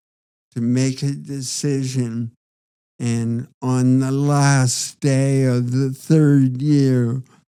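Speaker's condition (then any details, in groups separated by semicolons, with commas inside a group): Parkinson's disease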